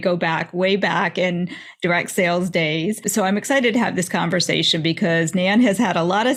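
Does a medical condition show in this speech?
No.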